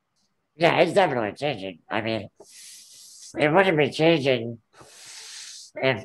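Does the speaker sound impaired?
Yes: Ullrich congenital muscular dystrophy; very rare form of muscular dystrophy, no treatment expected in lifetime.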